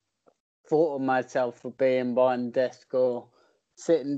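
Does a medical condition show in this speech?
Yes: cerebral palsy; physiotherapy in hospital as young child.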